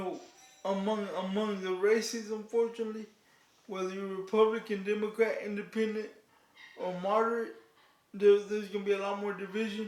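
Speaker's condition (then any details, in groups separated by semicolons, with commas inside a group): Cerebral palsy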